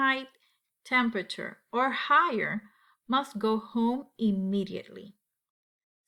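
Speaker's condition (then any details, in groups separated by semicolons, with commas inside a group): No condition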